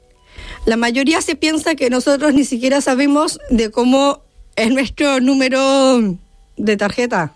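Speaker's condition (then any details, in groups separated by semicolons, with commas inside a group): Down syndrome; congenital, diagnosed before birth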